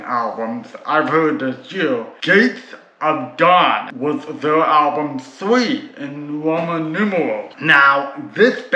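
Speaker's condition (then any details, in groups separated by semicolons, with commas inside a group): Cerebral palsy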